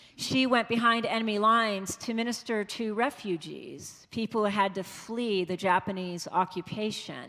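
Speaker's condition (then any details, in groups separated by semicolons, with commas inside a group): No condition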